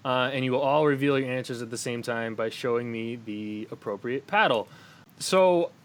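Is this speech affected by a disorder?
No.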